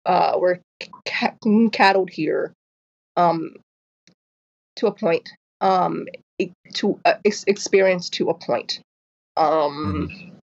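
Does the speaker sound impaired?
Yes: stuttering; developmental neurological stutter, born four months early, no speech until four, onset at eight, suspected genetic; stutters on every letter and when singing, mid-word, masks fluency, worse when mask falls off; here repeated sounds, blocks.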